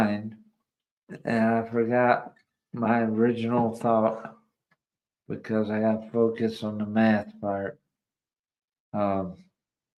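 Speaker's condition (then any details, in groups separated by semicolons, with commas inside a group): ALS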